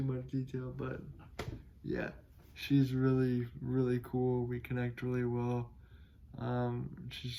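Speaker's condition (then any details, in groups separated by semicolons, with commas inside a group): Cerebral palsy; able to speak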